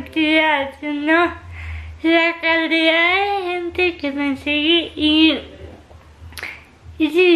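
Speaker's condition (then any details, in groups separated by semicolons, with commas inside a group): Cerebral palsy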